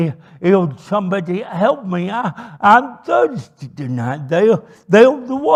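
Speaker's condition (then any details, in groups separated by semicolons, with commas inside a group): Cerebral palsy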